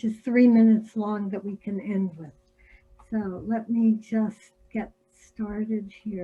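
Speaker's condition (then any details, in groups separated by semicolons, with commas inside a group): No condition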